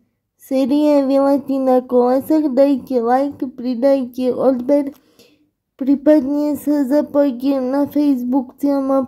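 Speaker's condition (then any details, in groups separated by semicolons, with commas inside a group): Cerebral palsy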